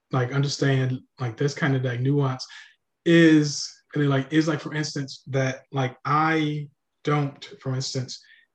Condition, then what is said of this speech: Stuttering. Yes, like, and also I mean, at least to like actually feel the need to like actually jump in like after every other word and say, I mean, did you mean this?